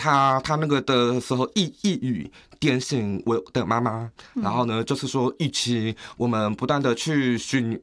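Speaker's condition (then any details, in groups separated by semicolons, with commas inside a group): Hearing loss with cochlear implant; progressive hearing loss from childhood, cause unknown despite mri, genetic testing; surgically placed after deep-canal, in-canal and behind-the-ear hearing aids; slight accent, taken for abc, southeast asian or overseas chinese, word order and naturalness normal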